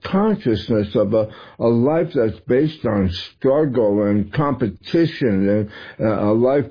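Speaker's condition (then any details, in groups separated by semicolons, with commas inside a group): Tongue cancer; first signs hearing problem and ear pain, seen by ENT doctor, throat scan malignant then benign; slurred speech noted by host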